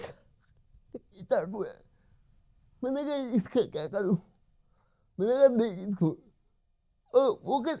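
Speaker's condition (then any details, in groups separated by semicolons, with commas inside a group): Cerebral palsy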